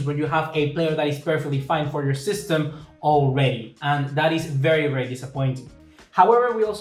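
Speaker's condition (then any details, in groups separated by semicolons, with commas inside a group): No condition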